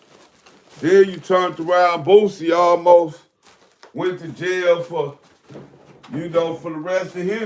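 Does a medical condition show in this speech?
No.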